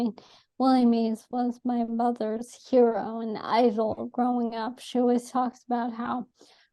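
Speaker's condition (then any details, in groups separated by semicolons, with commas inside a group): ALS; atypical case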